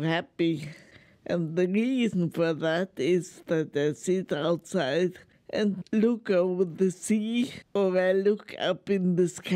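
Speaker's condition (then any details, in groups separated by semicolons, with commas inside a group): Multiple sclerosis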